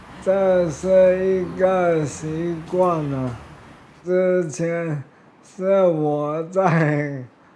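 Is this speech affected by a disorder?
Yes: motor neuron disease.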